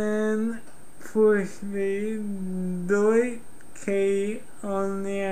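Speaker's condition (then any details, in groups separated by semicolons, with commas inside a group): Cerebral palsy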